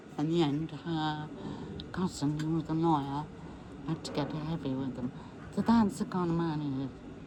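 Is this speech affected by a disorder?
Yes: MND; voice may be difficult to understand.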